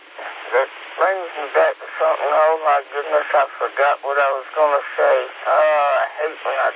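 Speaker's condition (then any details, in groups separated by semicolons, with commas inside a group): Speech impediment; some phonetic words hard to get off tongue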